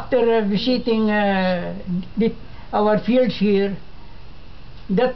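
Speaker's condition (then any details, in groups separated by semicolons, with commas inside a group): No condition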